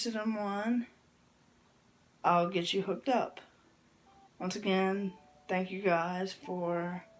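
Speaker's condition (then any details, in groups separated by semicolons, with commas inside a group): Cerebral palsy; from birth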